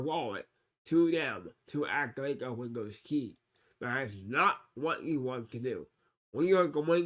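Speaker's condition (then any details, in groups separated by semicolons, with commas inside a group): Cerebral palsy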